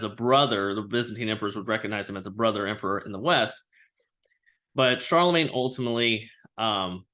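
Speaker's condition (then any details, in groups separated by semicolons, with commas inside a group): No condition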